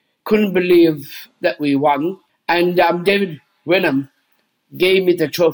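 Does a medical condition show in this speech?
Yes: Down syndrome.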